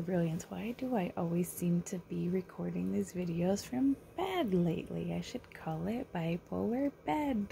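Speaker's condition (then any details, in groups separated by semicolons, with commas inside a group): No condition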